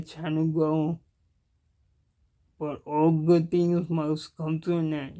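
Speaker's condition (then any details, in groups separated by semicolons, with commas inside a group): Cerebral palsy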